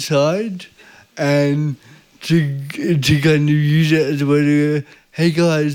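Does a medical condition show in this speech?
Yes: cerebral palsy; visible disability, walks with pelvis leaning and upper body leaning slightly back.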